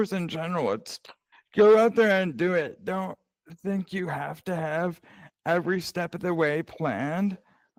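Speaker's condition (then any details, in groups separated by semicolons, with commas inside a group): Cerebral palsy; present from birth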